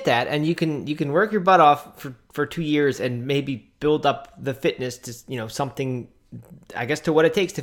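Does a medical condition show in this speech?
No.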